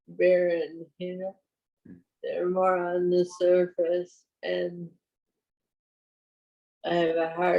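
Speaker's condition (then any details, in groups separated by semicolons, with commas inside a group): Parkinson's; voice weaker than before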